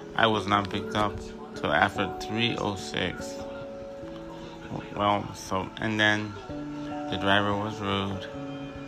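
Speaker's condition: Cerebral palsy; uses Miami-Dade paratransit special transportation

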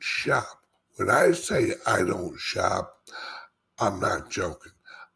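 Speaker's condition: Speech impediment; slight speech impediment

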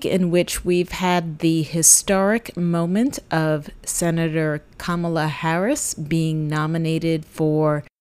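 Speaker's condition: No condition

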